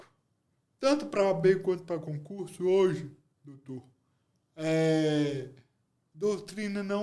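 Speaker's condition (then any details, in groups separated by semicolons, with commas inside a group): Cerebral palsy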